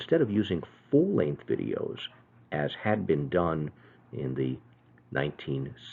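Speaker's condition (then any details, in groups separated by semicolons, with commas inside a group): No condition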